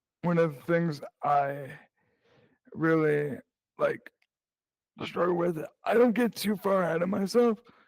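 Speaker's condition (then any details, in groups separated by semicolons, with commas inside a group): Cerebral palsy; present from birth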